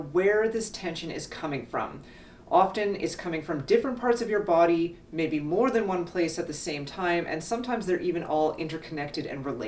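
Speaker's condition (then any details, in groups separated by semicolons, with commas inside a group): No condition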